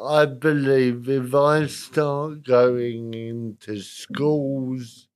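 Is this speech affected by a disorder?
Yes: cerebral palsy, moderate; spastic, self-described middle range, delivery complications at birth, diagnosed in childhood; talks a bit funny.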